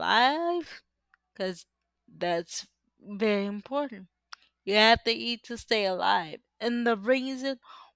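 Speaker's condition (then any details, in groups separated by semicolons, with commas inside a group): Cerebral palsy; uses power wheelchair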